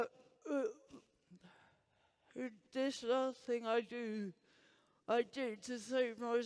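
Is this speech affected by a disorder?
Yes: Huntington's disease.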